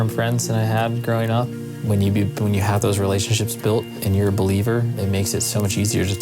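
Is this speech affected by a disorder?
No.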